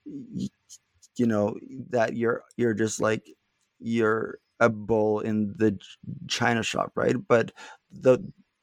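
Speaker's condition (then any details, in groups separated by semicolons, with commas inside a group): Stuttering; not stuttering much during this interview; little stuttering currently; repeated sounds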